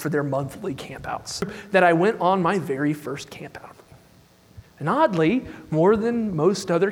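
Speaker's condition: No condition

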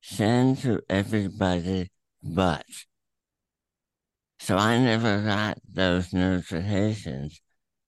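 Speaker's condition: Throat cancer, tumor through tongue, attached to epiglottis; voice affected by cancer

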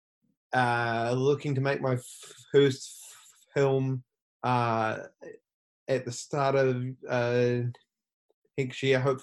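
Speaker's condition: Stuttering; stutter since childhood, hid it and talked around words as child, many therapies without success; no longer hiding stutter, not trying to be fluent, accepted through SAY organization camps; stutter varies unpredictably, worse around parents, stutters more when relaxed; prolonged sounds, blocks

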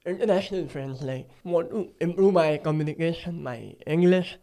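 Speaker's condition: Cleft palate; listeners try harder to understand

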